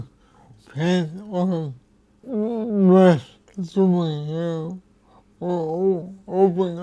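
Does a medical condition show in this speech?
Yes: cerebral palsy.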